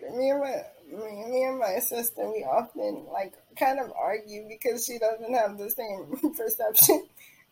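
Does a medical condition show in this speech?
Yes: cerebral palsy; diagnosed at 9 months after delayed development, attended early intervention therapy.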